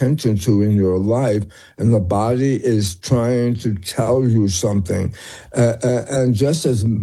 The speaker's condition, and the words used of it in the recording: Tongue cancer surgery. We know that you had been diagnosed with tongue cancer, but did you have any strange, you know, that's where the slur is coming in.